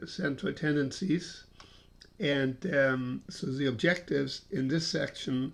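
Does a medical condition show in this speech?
No.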